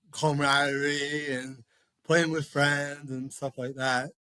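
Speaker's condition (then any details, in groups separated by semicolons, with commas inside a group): Cerebral palsy; speech affected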